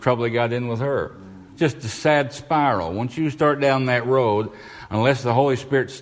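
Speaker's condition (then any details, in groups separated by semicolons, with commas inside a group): No condition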